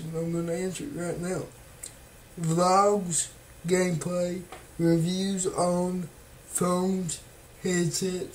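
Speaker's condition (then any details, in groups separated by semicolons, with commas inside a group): Cerebral palsy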